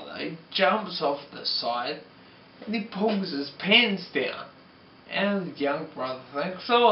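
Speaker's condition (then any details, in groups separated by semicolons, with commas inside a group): Multiple sclerosis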